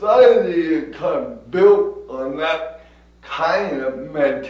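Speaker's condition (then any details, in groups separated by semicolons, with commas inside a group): Cerebral palsy; from birth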